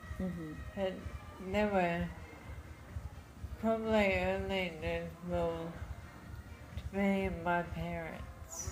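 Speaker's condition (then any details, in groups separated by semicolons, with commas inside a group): Friedreich's ataxia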